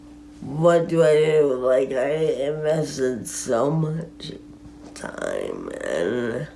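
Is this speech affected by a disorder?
Yes: Friedreich ataxia, severe.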